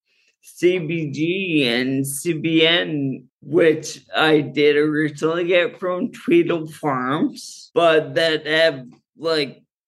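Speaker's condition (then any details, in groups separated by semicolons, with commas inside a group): Friedreich's ataxia; slowly worsening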